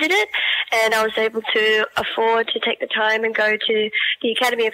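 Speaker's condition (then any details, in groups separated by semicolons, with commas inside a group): Cleft palate; born with cleft palate, congenital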